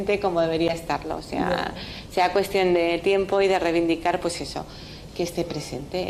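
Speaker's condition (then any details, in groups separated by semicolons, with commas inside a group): No condition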